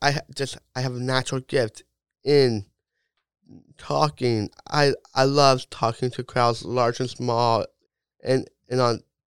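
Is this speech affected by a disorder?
Yes: Down syndrome; diagnosis explained by parents in first grade, loose ligaments, low muscle tone; self-described natural gift in talking, loves talking to crowds, public speaker, gave TED talk.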